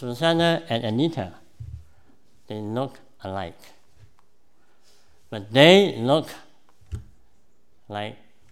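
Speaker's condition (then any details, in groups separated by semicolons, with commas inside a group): Cleft palate; congenital cleft palate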